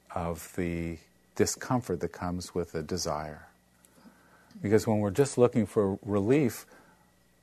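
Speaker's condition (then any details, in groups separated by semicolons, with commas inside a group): No condition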